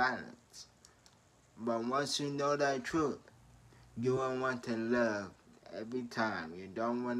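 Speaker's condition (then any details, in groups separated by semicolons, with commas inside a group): Traumatic brain injury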